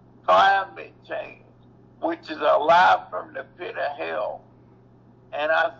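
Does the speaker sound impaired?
Yes: cerebral palsy; reports being back on feet, running in yard days after taking ImmuCyst supplement.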